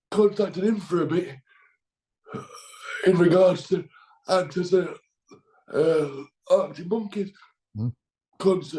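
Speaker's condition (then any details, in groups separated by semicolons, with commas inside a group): Cerebral palsy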